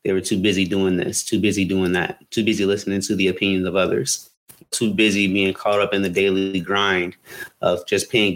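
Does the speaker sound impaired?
No.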